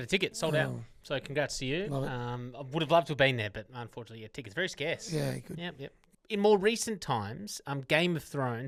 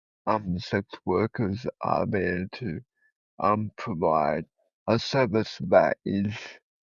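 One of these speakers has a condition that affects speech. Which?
The second: cerebral palsy; present from birth, full-time power wheelchair user.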